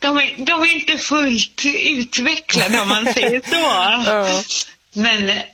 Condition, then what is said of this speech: Cerebral palsy. Jag går och jag står, men hela jag är ju lite påverkad, talet är lite påverkat, jag har lite sämre balans.